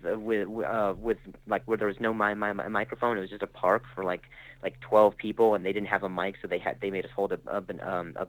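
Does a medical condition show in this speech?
Yes: stutter; acquired stutter after traumatic brain injury and concussion from freak softball injury, motor skills also affected; stutters now, tells audiences early about the stutter to put them at ease; stuttered speech; here repeated sounds.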